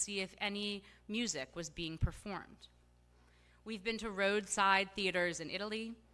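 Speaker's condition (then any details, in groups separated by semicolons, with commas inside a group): No condition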